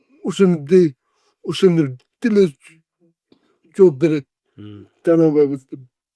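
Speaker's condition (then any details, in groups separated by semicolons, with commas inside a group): Cerebral palsy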